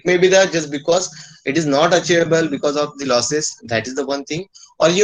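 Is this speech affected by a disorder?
No.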